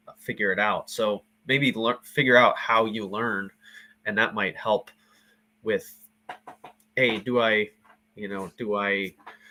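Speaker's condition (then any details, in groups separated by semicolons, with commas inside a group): No condition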